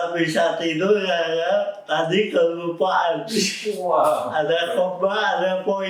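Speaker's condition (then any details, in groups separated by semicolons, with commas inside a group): Cerebral palsy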